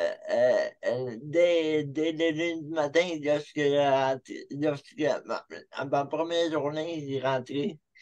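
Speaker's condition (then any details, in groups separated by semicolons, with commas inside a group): Cerebral palsy; from birth, spastic diplegia, affects motor skills and mobility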